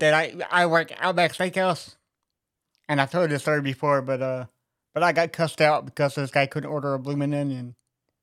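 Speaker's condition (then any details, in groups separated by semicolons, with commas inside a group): Cerebral palsy; left-handed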